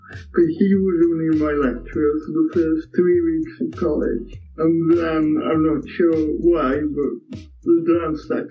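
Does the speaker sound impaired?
Yes: cerebral palsy; affects walking and balance.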